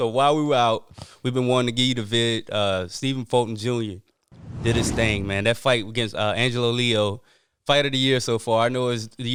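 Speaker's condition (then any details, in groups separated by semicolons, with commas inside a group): No condition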